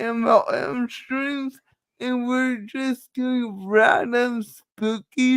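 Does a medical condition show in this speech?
Yes: cerebral palsy.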